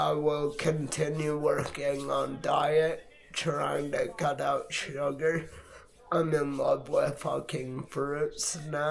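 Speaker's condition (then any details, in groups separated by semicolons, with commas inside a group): Multiple sclerosis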